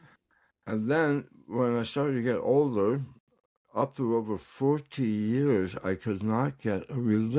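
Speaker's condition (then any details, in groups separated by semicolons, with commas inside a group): Tongue cancer; recovering, tongue exercises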